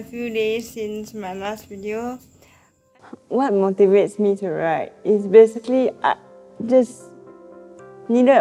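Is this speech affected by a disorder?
Yes: cerebral palsy; present from birth; swallowing very hard in past.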